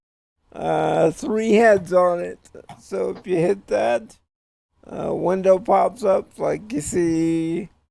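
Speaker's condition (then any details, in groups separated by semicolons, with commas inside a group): Cerebral palsy; speech sounds drunk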